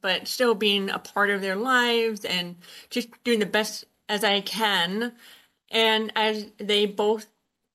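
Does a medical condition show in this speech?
Yes: Usher syndrome, born deaf; Usher syndrome type 2, deaf or hard of hearing from birth, hearing aids from age 2, sign language; diagnosed at 19, retinitis pigmentosa, night blindness.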